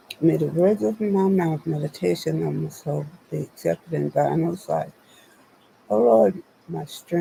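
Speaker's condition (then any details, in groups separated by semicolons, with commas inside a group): Spinal neurosarcoidosis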